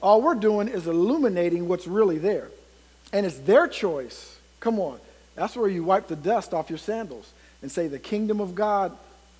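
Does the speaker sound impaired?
No.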